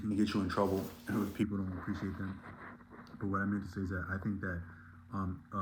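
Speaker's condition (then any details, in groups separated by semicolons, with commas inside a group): No condition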